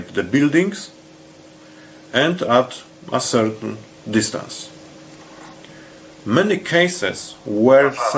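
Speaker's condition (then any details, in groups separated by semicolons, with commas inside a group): No condition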